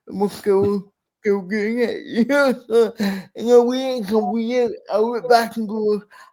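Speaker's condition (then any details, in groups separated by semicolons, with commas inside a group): Cerebral palsy; speech impairment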